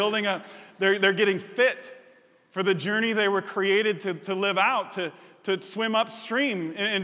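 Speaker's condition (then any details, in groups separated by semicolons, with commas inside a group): No condition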